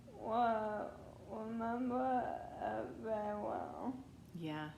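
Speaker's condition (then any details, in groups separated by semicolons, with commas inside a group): Leukodystrophy; treated in infancy halting progression, heel cord, adductor, hip surgeries; no surgery almost ten years, regular botox injections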